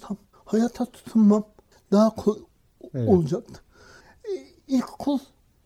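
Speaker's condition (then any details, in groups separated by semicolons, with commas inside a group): Cerebral palsy; from birth, no speech or walking until age 6, misdiagnosed intellectual disability at age 5; hand tremor, unable to write by hand; school speech difficulty, reading not fluent, practised reading aloud before mirror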